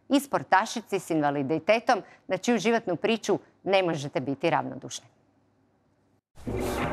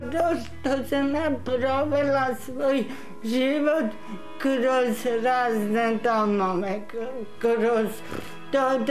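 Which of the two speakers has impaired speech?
The second: cerebral palsy.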